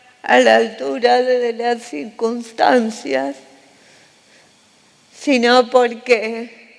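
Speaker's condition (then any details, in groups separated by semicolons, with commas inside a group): Cerebral palsy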